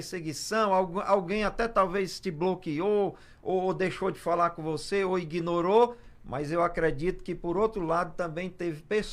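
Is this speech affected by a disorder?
No.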